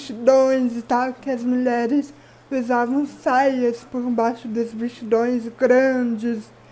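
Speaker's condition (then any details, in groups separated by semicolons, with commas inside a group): Cerebral palsy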